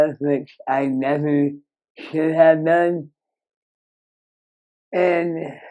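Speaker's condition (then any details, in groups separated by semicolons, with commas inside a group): Moebius syndrome; severe nerve damage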